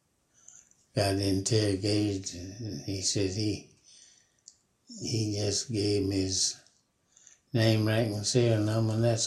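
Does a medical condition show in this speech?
Yes: Parkinson's; about 5 years since onset.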